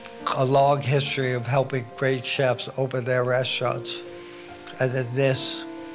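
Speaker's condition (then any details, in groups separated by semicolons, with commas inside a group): ALS; affects hands; cannot hold a knife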